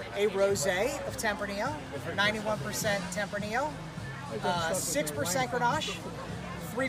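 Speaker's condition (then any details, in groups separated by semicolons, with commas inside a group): No condition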